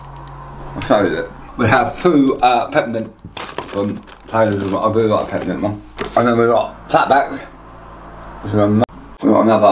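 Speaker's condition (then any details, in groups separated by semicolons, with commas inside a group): Tongue cancer; half tongue removed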